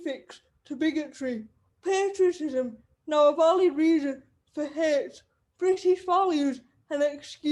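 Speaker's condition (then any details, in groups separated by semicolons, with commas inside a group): Cerebral palsy; wheelchair user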